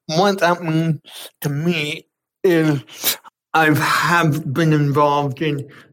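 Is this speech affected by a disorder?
Yes: cerebral palsy; speech affected, uses Dragon NaturallySpeaking voice activated computer software.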